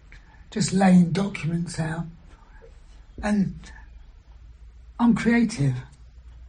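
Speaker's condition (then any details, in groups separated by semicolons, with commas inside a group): Throat cancer surgery, vocal injections; two or three words per breath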